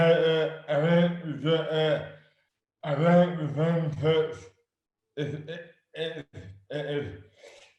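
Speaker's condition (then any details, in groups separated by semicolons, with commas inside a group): Dystonia; affects hands and speech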